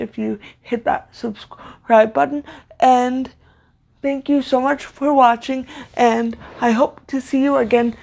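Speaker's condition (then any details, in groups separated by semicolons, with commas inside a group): Cerebral palsy; main disability; adult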